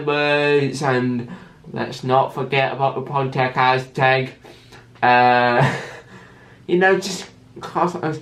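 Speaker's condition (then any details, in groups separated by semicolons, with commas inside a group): Cerebral palsy with stammer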